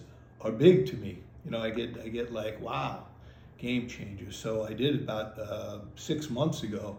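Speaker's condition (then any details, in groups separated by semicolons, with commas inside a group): No condition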